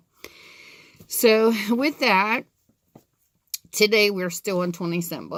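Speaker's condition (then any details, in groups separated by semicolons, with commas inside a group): No condition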